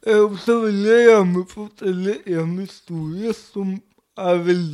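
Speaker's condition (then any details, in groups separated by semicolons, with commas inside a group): Cerebral palsy; speech difficulties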